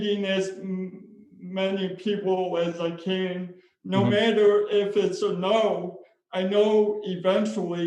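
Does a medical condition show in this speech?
Yes: spastic cerebral palsy; speech impairment.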